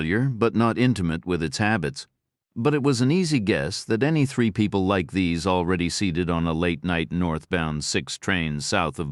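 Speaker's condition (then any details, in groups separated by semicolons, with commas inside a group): No condition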